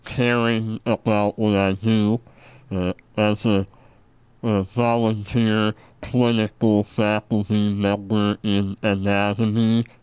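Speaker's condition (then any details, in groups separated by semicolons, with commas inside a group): Treacher Collins syndrome; congenital genetic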